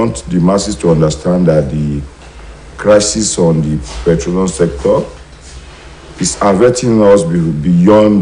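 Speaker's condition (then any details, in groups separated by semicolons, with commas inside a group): No condition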